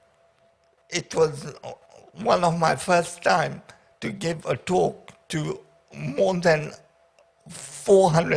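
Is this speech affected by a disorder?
Yes: paraplegia with essential tremor.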